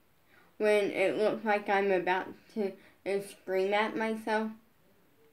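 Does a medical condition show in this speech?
Yes: brain injury.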